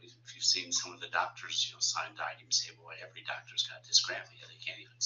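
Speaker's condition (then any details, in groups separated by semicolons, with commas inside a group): No condition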